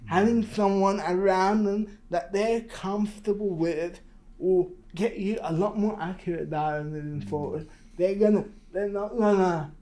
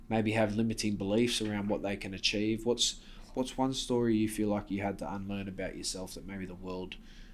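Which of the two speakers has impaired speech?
The first: cerebral palsy; from birth, affects fine motor, coordination, balance, spasms, cramps; speech delayed as teenager, later improved.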